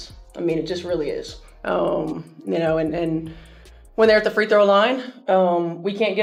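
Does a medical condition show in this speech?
No.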